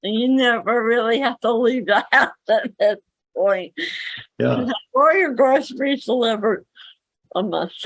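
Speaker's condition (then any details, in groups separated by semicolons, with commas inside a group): Cerebral palsy; speaks better than types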